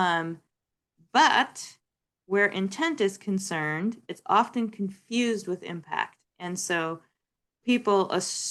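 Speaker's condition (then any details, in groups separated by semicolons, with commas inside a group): No condition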